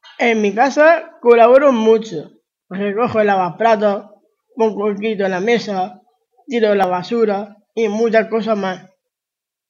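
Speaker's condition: Down syndrome; age 20

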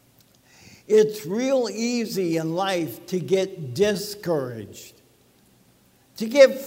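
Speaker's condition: ALS; talks funny

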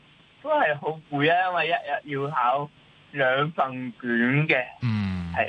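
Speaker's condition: Cerebral palsy; mouth muscles affected

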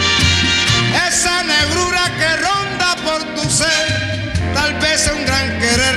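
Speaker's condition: No condition

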